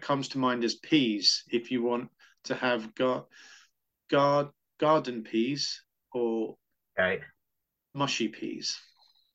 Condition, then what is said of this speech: Stuttering. So short being like one syllable words, long words being two or more.